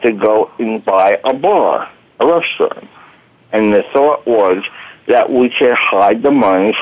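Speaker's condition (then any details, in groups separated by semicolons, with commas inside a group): Voice box damage from tracheostomy; lasting physical voice challenge from damaged voice box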